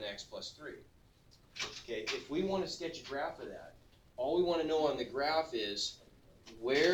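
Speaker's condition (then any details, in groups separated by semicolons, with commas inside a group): No condition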